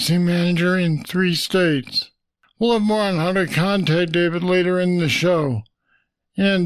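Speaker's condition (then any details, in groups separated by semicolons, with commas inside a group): Parkinson's disease; deep brain stimulators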